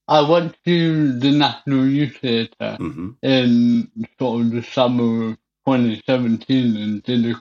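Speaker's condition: Cerebral palsy; wheelchair

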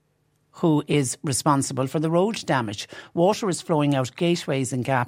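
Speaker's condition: No condition

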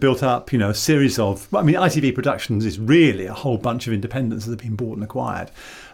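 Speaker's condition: No condition

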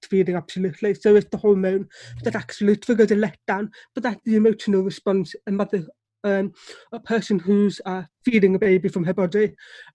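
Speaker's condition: Deafness; relies on lip reading

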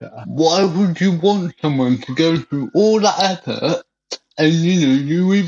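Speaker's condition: Cerebral palsy; wheelchair

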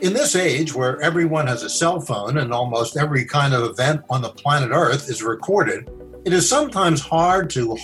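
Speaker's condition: No condition

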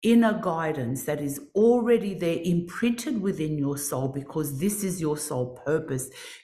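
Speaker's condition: No condition

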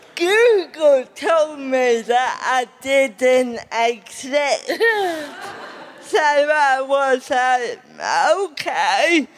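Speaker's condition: Cerebral palsy; takes long to say words like cerebral

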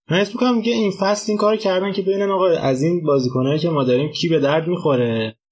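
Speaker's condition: No condition

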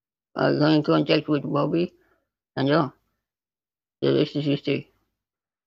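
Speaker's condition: Spinal muscular atrophy type 2; neuromuscular

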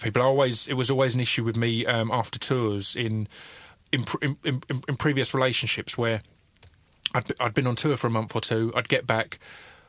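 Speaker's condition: Stutter; stutter since childhood, linked to near-drowning in sea as child, cause learned years later; repeated sounds, repeated words

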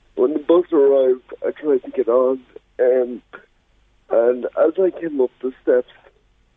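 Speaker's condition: Cerebral palsy; slurred speech, often mistaken for drunkenness

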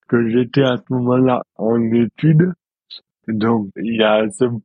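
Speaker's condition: Dystonia; present since birth

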